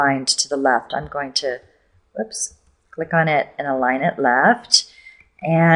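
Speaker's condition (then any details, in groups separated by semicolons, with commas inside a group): No condition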